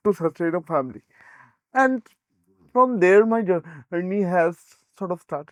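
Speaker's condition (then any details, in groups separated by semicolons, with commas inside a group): Cerebral palsy; brain oxygen deprivation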